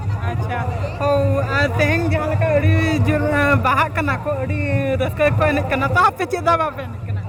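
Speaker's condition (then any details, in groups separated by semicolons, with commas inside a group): No condition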